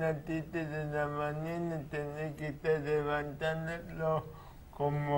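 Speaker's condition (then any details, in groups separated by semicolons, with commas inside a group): Cerebral palsy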